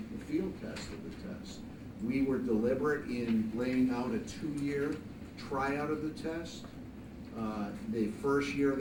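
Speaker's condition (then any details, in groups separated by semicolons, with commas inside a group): No condition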